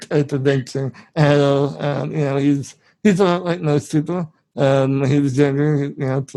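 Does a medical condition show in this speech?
Yes: spinal muscular atrophy; genetic, from birth.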